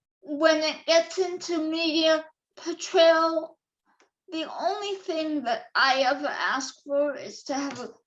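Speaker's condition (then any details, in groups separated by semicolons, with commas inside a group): Cerebral palsy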